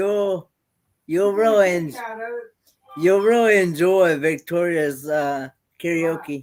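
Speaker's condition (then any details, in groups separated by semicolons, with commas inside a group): Cerebral palsy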